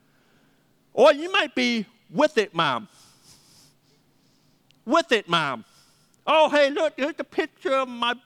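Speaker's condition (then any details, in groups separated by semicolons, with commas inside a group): Deafness; hard time hearing phone callers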